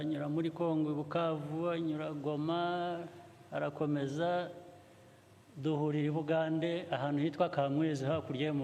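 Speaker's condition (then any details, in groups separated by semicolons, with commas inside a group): No condition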